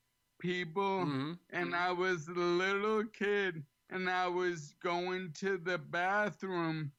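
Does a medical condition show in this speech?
Yes: ALS; slightly slurred, has to slow down.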